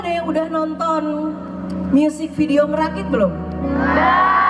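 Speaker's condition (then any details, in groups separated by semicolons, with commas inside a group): No condition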